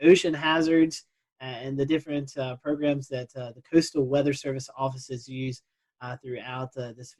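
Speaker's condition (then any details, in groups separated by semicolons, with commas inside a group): No condition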